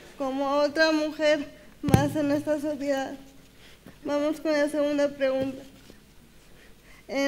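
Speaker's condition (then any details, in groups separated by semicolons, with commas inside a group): Cerebral palsy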